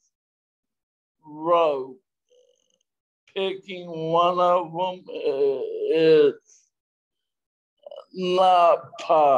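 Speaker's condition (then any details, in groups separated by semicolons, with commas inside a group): Traumatic brain injury; almost 40 years since injury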